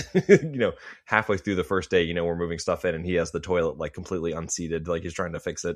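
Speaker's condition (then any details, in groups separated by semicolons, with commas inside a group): No condition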